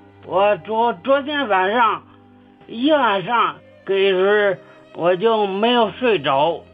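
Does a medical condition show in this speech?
Yes: cerebellar atrophy; onset at age fifteen, possibly from brain trauma, now age 44, physically disabled; cannot care for self, relies on 76-year-old mother for eating, toileting, haircuts, worse than before; speech sounds different from ordinary people, self-described speech impairment, host hears it.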